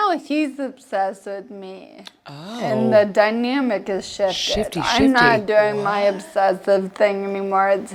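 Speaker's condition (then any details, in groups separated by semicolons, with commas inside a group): Friedreich's ataxia; progressive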